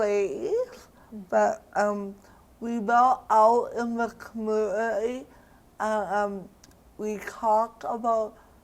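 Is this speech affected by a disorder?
Yes: cerebral palsy; diagnosed around age one.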